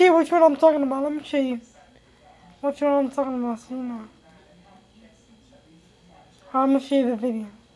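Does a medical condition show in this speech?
Yes: cerebral palsy.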